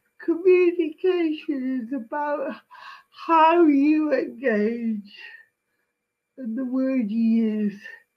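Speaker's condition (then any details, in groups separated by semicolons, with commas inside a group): Cerebral palsy; speech impediment, speaks slowly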